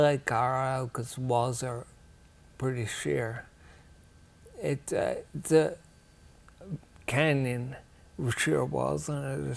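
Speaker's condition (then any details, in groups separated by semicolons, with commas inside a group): Ataxia; rare, progressive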